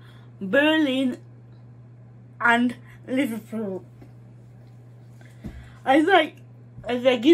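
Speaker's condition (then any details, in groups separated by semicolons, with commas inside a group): Cerebral palsy, mild; struggles with speech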